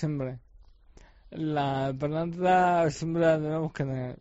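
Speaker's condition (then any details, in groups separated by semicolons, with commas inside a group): ALS; facial and mouth muscles affected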